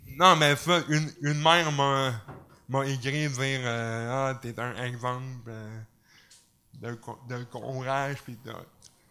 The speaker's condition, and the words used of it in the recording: Stuttering. Puis, pour vrai, je fais des, des jokes de bégaiement, puis je, dois les grains, sinon je suis plus capable.